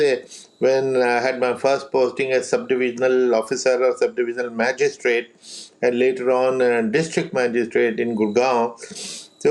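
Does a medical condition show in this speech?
No.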